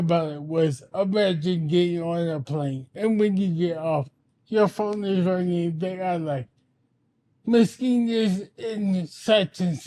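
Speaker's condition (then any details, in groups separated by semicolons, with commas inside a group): Anoxic brain injury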